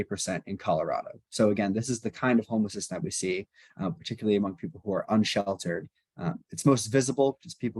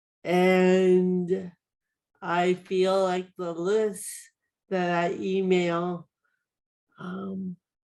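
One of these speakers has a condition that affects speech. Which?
The second: cerebral palsy.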